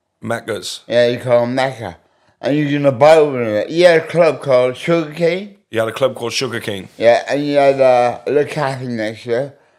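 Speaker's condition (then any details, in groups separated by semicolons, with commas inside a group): Medication-induced speech impediment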